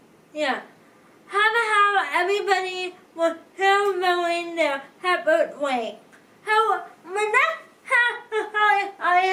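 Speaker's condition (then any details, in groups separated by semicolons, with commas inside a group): Cerebral palsy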